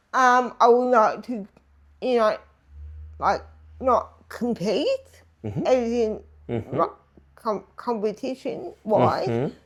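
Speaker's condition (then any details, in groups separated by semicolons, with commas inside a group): Disability affecting speech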